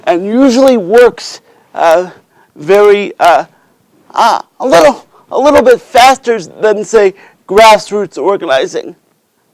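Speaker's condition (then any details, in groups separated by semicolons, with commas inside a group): Cerebral palsy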